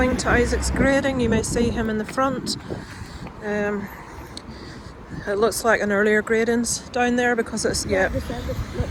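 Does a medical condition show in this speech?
No.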